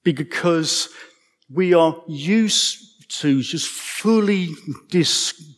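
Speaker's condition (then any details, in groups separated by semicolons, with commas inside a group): Stammer; prolonged sounds, blocks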